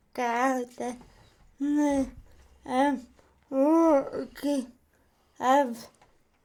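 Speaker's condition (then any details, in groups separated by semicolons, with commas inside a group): Cerebral palsy; from birth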